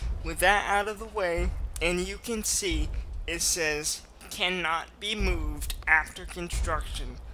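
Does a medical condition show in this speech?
Yes: cerebral palsy, mild.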